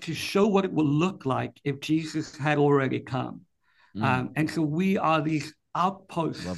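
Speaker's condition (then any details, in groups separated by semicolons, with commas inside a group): Cleft palate; speech impediment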